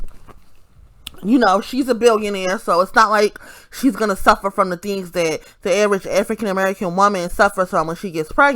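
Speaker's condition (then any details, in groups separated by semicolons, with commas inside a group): No condition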